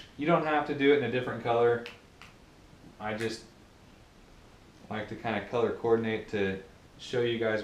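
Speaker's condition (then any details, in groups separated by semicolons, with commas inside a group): No condition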